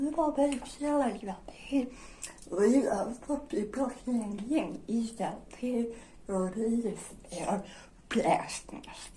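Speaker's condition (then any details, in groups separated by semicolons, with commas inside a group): Dystonia; generalized dystonia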